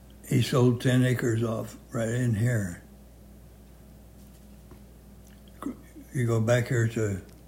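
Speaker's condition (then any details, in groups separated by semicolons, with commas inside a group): Parkinson's, severe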